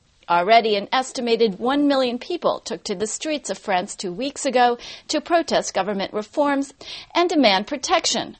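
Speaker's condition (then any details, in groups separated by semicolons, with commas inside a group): No condition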